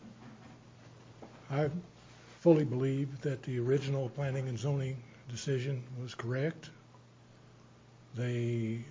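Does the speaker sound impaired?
Yes: Parkinson's disease; stage 3; not speaking too fast.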